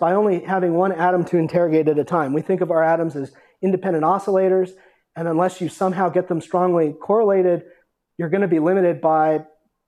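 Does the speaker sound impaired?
No.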